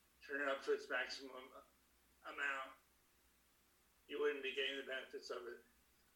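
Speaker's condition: Young onset Parkinson's disease; deep brain stimulation surgery

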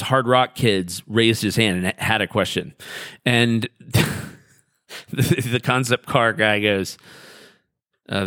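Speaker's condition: No condition

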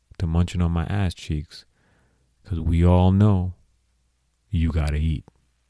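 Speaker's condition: No condition

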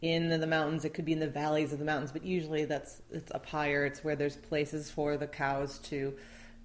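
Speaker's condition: No condition

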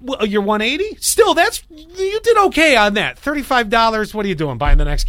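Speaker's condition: No condition

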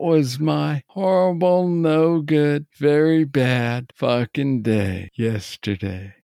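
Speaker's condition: Parkinson's disease, young onset; very bad day yesterday despite medications on time, hand clenching, relaxed by focusing on breathing

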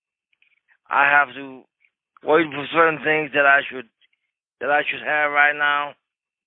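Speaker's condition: Cerebral palsy; wheelchair user

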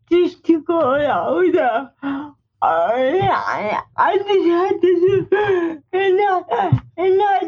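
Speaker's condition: Speech impairment; uses wheelchair

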